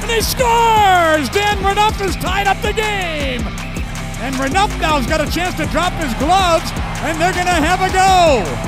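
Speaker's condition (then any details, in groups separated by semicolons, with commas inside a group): No condition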